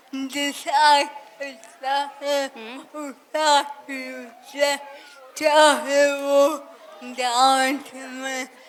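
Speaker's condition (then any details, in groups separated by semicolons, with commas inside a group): Cerebral palsy; affects hand movements; speech not clear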